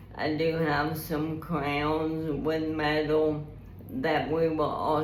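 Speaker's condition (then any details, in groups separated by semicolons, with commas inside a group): ALS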